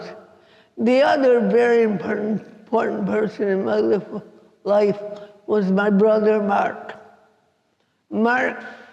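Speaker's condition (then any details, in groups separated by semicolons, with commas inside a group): Cerebral palsy; unusual speech, mistaken for drunk, judged too poor for teaching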